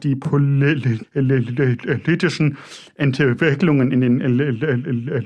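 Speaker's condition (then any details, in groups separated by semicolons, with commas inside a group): Stuttering; frequent word and phrase repetitions, repeated filler interjections, part-word repetitions; prolonged sounds, blocks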